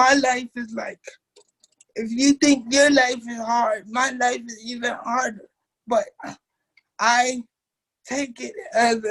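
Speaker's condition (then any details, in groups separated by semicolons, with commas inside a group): Cerebral palsy; speech expected absent, now speaks very well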